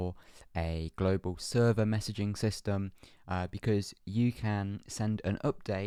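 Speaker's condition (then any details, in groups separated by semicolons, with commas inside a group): No condition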